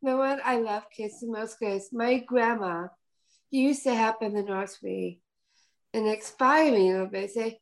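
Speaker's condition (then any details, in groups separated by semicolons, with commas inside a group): Down syndrome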